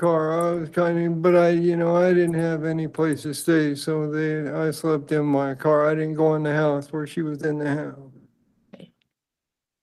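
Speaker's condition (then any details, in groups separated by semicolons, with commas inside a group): Parkinson's disease; severe, cannot write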